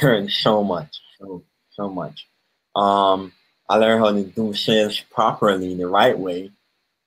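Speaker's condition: Cleft palate; congenital cleft palate

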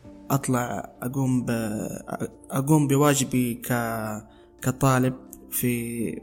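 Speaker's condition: Stuttering; stuttering since early life, formerly very severe, uncontrollable even in simple situations; greatly reduced over time, recurs in certain situations; largely fluent now, stuttering returns in certain situations; repeated words, prolonged sounds, blocks

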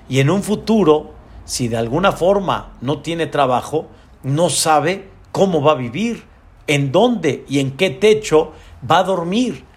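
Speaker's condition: No condition

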